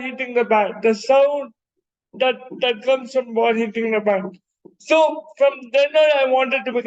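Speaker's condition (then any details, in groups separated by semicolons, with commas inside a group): Cerebral palsy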